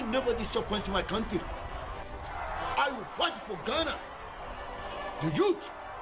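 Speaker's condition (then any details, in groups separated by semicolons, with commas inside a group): No condition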